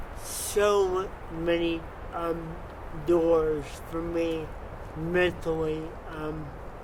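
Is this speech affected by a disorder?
Yes: cerebral palsy; from birth, wheelchair.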